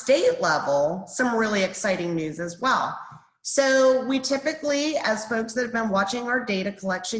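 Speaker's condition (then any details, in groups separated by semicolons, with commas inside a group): No condition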